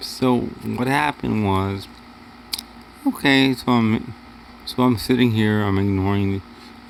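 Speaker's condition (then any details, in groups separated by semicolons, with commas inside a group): Cerebral palsy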